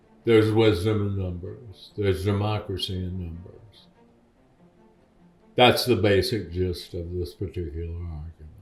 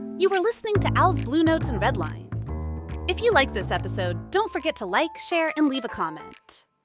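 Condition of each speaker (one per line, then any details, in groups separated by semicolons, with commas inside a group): Parkinson's disease
No condition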